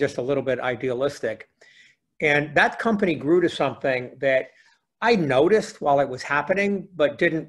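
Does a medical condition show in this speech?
No.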